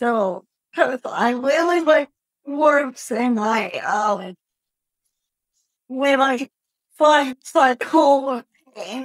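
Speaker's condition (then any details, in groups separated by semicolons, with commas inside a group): Cerebral palsy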